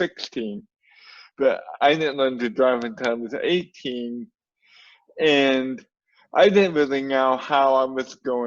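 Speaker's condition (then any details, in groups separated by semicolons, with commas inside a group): Cerebral palsy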